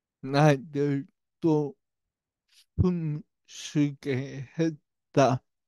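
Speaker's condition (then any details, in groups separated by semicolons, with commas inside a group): Brain lesion disability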